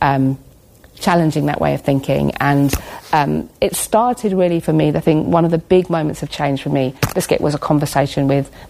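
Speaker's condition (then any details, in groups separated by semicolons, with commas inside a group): Tourette's syndrome; tics since about age six, milder in childhood, uncontrollable movements and noises, motor and vocal tics; frequent motor tics, moves around and bangs chest, wears padded gloves; hedgehog, sausage, cats, donkeys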